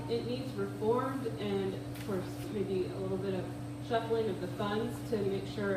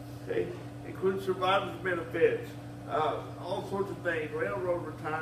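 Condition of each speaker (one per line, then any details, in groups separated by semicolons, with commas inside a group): No condition
Cerebral palsy; wheelchair user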